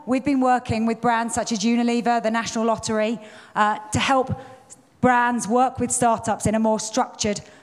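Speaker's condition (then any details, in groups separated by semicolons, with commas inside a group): No condition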